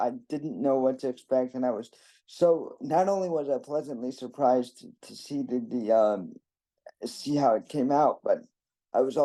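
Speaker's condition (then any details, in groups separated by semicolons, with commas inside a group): Cerebral palsy; predicted not to eat or speak, does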